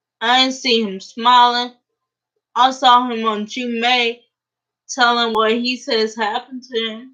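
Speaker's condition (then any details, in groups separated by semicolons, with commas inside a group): Cerebral palsy; uses a wheelchair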